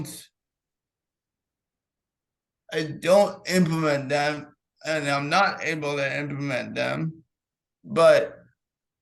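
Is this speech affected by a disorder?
Yes: cerebral palsy.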